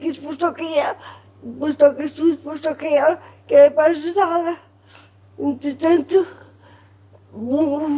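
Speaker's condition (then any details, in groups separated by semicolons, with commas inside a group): Cerebral palsy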